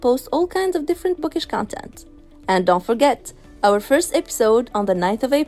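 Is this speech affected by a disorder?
No.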